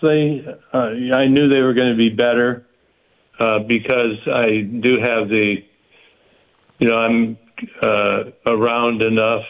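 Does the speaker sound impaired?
Yes: Parkinson's; stays active.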